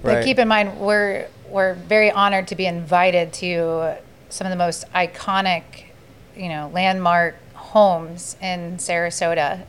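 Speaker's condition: No condition

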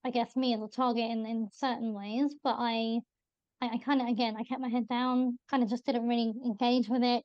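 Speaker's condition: Bilateral cleft lip and palate; congenital, around 23 operations, bone graft, jaw realignment at 18-19, Great Ormond Street, 6 grommet operations; adult, no operations since 25, hearing issue, speech and language therapy years ago; possibly needs more pitch or volume to be heard, voice called weird in childhood

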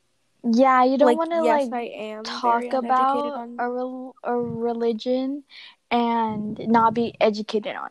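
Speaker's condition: Stuttering; stutters a lot; repeated sounds, prolonged sounds

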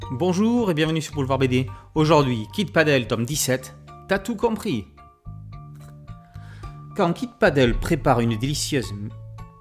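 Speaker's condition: No condition

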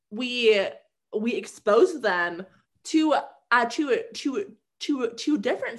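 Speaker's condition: Stuttering; stuttering since childhood, has had speech therapy; speaks in a different way, self-described as communicating just fine; repeated sounds, repeated words, prolonged sounds

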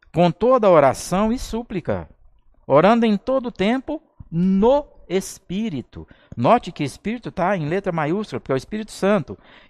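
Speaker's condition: No condition

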